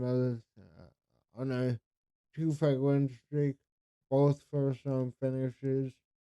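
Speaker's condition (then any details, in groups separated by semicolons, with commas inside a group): Cerebral palsy; speech affected by cerebral palsy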